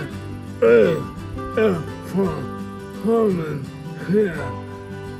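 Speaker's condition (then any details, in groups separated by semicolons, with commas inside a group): Amyotrophic lateral sclerosis; onset noticed in drawing, cognition unaffected, progressive decline; physical limitations, diagnosed at least 1.5 years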